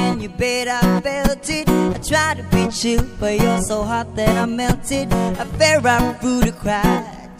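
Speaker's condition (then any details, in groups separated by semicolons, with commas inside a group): No condition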